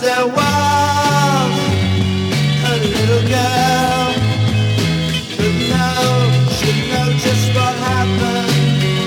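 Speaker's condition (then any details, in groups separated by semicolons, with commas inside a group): No condition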